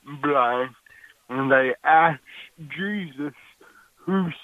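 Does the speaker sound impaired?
Yes: cerebral palsy; cerebral palsy from birth, 32 years since onset.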